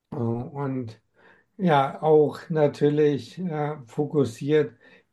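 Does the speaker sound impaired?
Yes: amyotrophic lateral sclerosis; diagnosed at 47, slower course than other affected patients; has tried many approaches.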